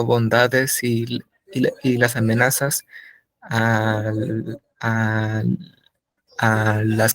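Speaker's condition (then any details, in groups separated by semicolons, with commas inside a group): No condition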